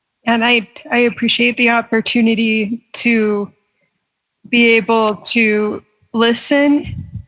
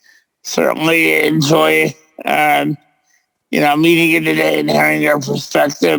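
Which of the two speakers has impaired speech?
The second: cerebral palsy; present since birth.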